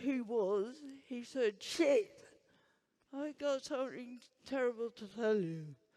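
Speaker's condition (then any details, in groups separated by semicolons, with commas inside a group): Huntington's disease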